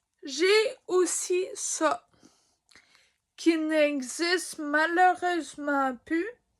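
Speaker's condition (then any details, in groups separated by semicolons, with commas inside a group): Ataxia; degenerative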